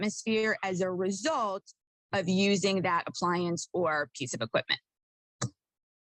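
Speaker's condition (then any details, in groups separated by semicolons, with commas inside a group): No condition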